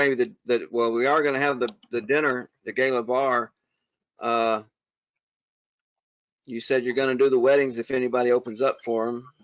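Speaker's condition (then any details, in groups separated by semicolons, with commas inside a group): No condition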